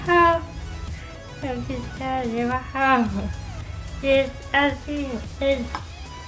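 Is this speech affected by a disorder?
Yes: cerebral palsy.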